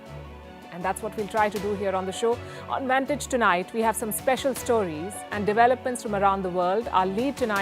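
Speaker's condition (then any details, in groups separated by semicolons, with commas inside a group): No condition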